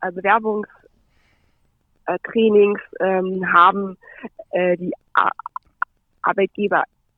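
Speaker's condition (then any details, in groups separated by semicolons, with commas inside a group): Stuttering; joined self-help relatively early, learned through self-help to handle stuttering openly; currently a fairly fluent phase, audible in recording; sometimes gets stuck, takes longer to speak, comes up more when speaking to groups, hardest in English online seminars; blocks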